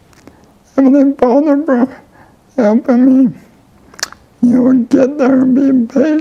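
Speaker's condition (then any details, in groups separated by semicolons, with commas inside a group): ALS; voice and lungs affected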